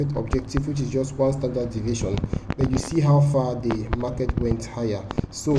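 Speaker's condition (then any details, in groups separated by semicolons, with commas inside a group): No condition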